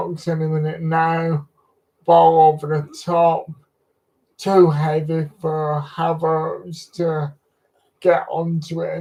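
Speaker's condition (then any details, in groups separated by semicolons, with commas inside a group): Cerebral palsy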